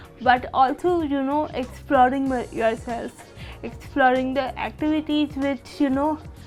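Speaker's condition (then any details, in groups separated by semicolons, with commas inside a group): Cerebral palsy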